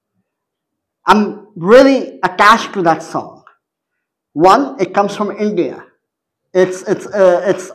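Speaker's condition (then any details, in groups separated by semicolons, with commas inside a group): Cleft palate; congenital cleft palate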